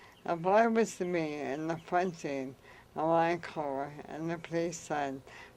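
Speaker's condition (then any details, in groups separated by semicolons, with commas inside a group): Amyotrophic lateral sclerosis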